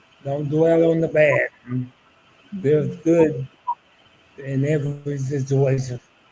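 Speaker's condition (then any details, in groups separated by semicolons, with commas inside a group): ALS; about eight years since diagnosis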